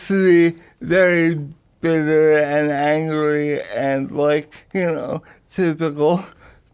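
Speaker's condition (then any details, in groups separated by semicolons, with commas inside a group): Cerebral palsy; cooks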